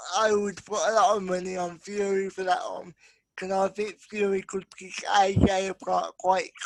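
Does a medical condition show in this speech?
Yes: cerebral palsy.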